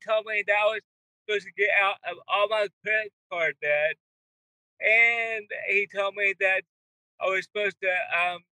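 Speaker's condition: Cerebral palsy; speech impediment, talks really slow, mind thinks faster than can talk

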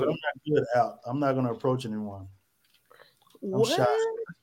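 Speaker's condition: No condition

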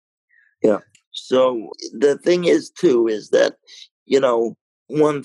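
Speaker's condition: Cerebral palsy, mild

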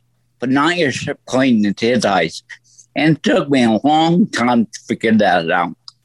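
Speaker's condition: Stroke; voice altered since stroke, lasting effect

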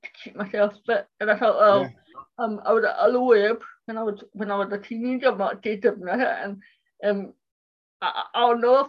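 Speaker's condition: Cerebral palsy; speech impairment

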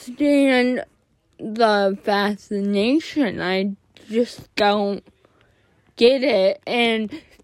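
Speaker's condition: Cerebral palsy; more jerking in class

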